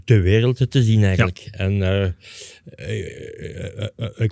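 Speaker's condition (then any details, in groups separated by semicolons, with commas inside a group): Stuttering; stutter since youth, returned after electric shock from stripping live cable, resuscitated, large part of tongue missing; publicly known, occasionally a hindrance, tongue loss causing few complaints, reading aloud stopped at entrance exam; repeated sounds, prolonged sounds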